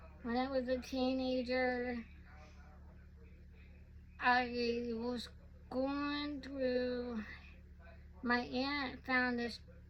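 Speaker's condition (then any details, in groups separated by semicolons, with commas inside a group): Werdnig-Hoffmann disease type 2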